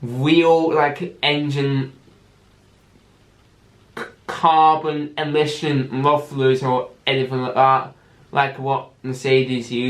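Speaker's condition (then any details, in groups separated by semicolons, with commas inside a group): Cerebral palsy with stammer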